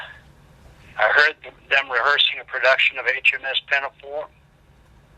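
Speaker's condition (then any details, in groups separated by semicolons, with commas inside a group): No condition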